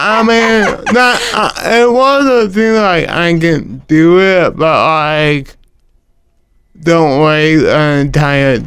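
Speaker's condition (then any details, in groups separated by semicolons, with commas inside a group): Cerebral palsy; talking affected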